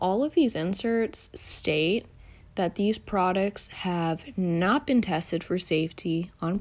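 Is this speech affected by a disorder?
No.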